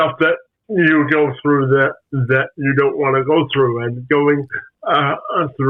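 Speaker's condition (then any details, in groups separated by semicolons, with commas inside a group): Spastic quadriplegic cerebral palsy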